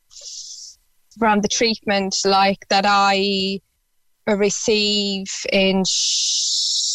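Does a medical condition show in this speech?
Yes: stutter; stutter since about age 3, progressively worse into teenage years, childhood speech therapy did not help; woman in 30s, reports a good speech day today; varies day to day, some days cannot speak a word, worse with new people, rude or rushed listeners; here prolonged sounds.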